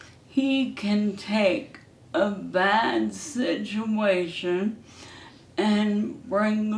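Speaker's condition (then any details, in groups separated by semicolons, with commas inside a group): ALS; hand onset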